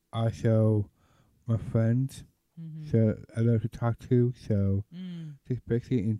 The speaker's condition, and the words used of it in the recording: Down syndrome. Stuff I do need help with is communicating, you know, more, like, at work.